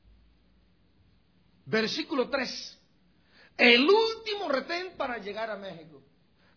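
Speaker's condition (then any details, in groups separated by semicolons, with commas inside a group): No condition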